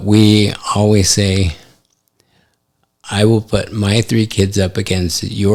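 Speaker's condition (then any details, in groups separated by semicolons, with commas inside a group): ALS; affects hand function; recently diagnosed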